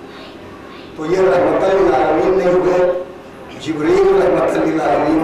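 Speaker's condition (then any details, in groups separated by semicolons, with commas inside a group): No condition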